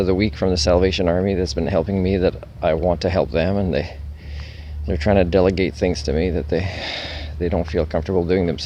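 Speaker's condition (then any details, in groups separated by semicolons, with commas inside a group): No condition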